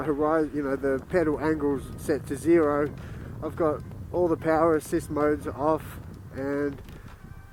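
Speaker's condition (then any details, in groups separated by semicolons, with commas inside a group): No condition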